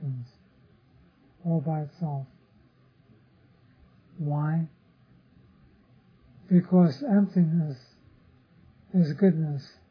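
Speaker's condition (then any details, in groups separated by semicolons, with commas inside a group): Parkinson's disease; others offer remedies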